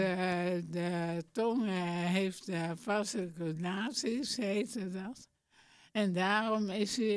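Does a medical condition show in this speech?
Yes: ALS; bulbar onset, walking unaffected; diagnosed within past year; speech clearly affected, long pauses up to half a minute.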